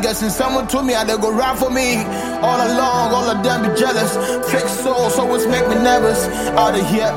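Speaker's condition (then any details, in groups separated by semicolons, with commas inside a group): No condition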